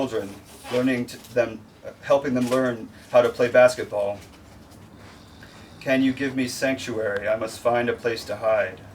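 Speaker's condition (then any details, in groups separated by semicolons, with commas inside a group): No condition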